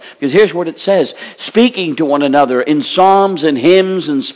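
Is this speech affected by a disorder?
No.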